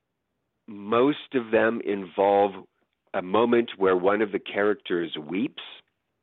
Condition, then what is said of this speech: None; typical speech.